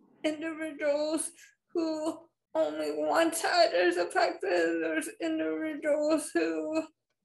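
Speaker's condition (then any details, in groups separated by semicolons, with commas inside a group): Spastic cerebral palsy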